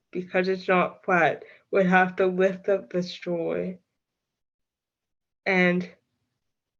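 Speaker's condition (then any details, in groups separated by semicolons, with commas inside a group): Cerebral palsy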